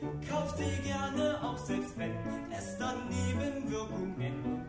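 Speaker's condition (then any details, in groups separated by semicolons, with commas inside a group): No condition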